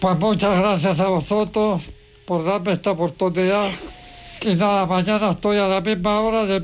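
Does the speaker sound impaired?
Yes: ALS; needs hoist to be put to bed, pressure device to move secretions and phlegm; voice praised by host as impressive.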